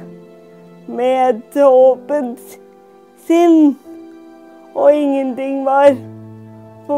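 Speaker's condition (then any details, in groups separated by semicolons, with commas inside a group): Cerebral palsy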